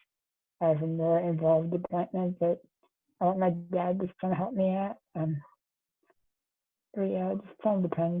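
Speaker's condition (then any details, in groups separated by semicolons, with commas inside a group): Duchenne muscular dystrophy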